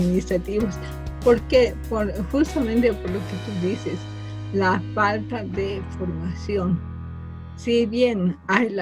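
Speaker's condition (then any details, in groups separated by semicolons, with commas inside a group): Cerebral palsy from birth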